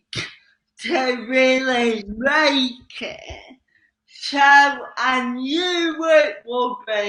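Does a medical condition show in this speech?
Yes: cerebral palsy; slow muscles, affects legs; slow speech.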